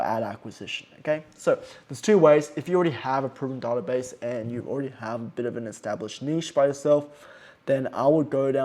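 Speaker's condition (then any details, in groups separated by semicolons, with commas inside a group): No condition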